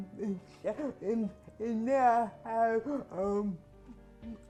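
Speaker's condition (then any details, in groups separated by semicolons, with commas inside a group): Cerebral palsy; present from birth, limited arm and leg mobility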